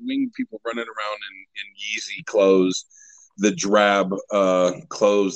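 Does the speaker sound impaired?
No.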